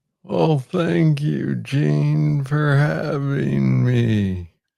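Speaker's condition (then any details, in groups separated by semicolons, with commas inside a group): Parkinson's disease; speaks slowly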